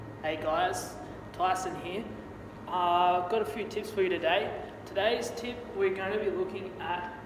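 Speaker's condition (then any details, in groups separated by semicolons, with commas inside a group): No condition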